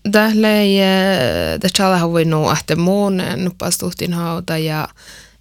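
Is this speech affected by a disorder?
No.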